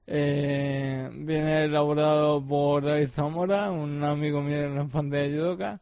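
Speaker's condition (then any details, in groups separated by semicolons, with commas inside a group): ALS; facial and mouth muscles affected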